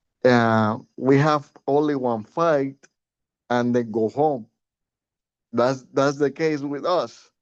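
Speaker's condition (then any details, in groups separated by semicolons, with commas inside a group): Cerebral palsy; since five months old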